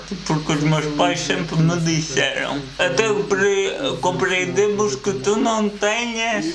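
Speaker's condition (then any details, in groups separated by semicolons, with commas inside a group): Cerebral palsy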